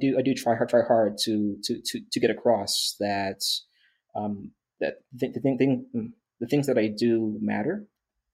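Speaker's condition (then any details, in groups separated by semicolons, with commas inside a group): Stuttering; onset at age 10, worse when trying to impress or rushing, absent when singing or self-talk; stuttered during recording, reset by stopping, backing up, slowing rate; stutters when speaking too fast, muddy jumble, pauses, backs up, slows rate; repeated sounds, repeated words, blocks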